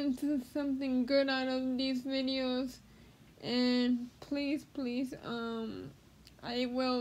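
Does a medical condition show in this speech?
Yes: cerebral palsy.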